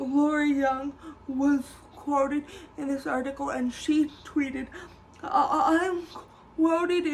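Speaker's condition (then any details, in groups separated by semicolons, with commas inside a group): Cerebral palsy, severe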